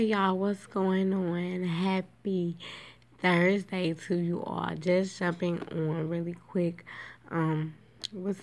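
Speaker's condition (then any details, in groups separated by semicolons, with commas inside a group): Cerebral palsy, spastic; now talking and breathing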